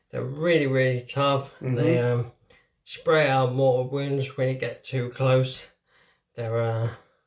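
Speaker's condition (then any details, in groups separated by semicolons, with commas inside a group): Motor neuron disease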